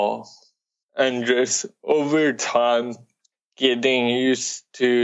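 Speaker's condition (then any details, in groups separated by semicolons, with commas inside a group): Cerebral palsy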